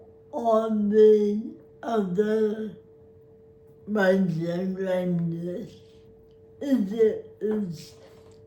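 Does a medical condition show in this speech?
Yes: cerebral palsy; spastic.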